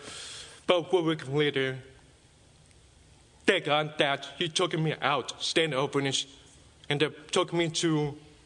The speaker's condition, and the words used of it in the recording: Deafness. And she speaks. She's understood by most people.